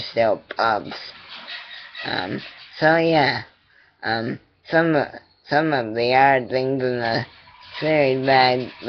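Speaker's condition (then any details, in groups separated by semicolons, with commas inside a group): Cerebral palsy; attending therapy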